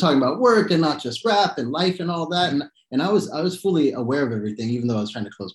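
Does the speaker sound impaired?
No.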